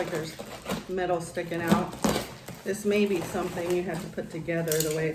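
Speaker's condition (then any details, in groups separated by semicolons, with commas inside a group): No condition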